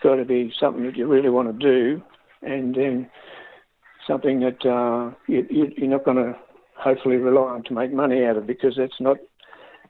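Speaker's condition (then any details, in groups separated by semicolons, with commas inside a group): Parkinson's disease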